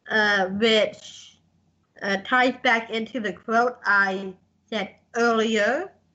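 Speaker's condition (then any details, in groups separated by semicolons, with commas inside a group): Down syndrome; congenital, significant congenital heart condition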